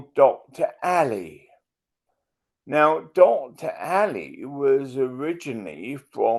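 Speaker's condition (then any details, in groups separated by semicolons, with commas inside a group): Multiple sclerosis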